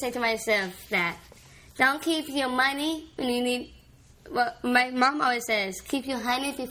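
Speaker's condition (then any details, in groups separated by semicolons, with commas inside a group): Down syndrome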